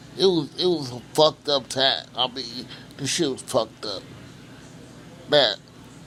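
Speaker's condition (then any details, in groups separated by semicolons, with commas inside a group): Cerebral palsy; from birth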